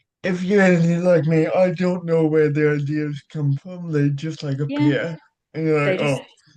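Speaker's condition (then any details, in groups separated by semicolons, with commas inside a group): Cerebral palsy; childhood surgery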